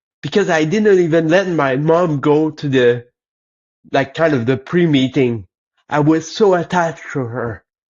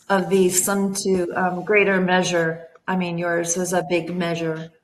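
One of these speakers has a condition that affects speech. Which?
The first: cerebral palsy; lifelong; age 45, childhood physiotherapy.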